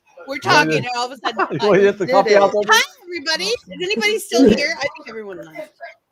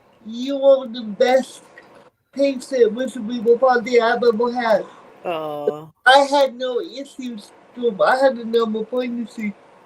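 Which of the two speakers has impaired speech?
The second: cerebral palsy.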